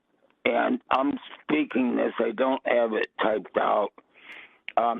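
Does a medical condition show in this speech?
Yes: vocal cord cancer; difficulty speaking.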